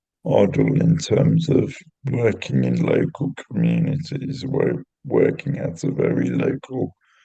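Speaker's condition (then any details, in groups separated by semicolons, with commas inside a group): Cerebral palsy; intrathecal baclofen pump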